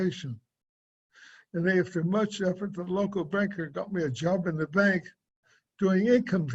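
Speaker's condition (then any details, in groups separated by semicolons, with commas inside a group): Cerebral palsy; from birth, affects gait, swallowing and speech; diagnosed at age 60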